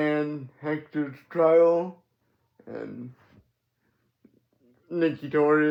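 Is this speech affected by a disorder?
Yes: cerebral palsy.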